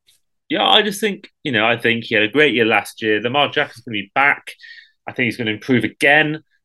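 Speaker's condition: No condition

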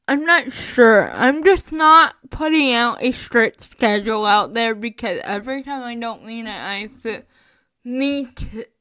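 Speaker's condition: Cerebral palsy; chronic illness and disability

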